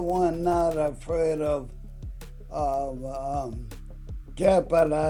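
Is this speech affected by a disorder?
Yes: ALS.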